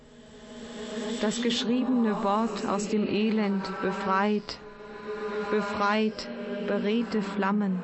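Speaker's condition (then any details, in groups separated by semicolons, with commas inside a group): No condition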